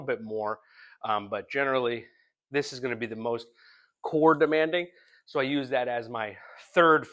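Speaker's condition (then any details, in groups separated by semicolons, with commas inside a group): No condition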